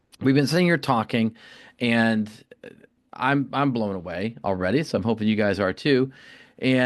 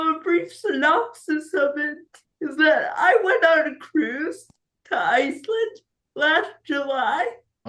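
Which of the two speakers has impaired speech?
The second: cerebral palsy; spastic quadriplegic, severe, wheelchair user, retained startle reflex; diagnosed around 5 months, ongoing physical therapy; speech not affected.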